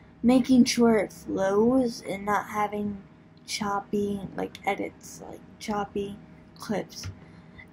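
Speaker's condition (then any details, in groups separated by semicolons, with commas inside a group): Cerebral palsy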